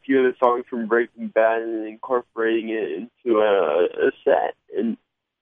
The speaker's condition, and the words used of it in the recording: Cerebral palsy. I have somewhat of a slur, but not. It all depends on the day, and my left hand's partially paralyzed, but that's really about it.